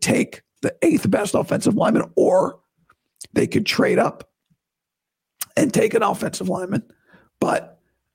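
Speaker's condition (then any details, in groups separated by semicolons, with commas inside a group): Vocal cord surgery recovery; talking painless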